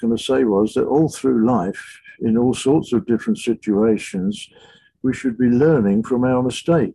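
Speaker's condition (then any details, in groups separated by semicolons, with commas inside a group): No condition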